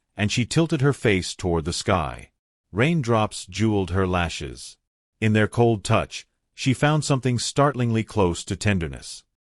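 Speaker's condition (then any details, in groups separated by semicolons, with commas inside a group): No condition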